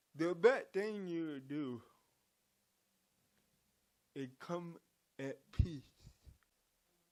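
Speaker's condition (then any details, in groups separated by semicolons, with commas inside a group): Cerebral palsy; from birth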